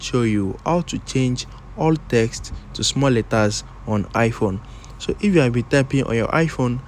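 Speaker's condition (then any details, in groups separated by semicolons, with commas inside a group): No condition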